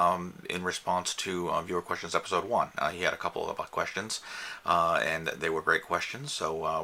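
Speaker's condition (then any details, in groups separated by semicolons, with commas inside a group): No condition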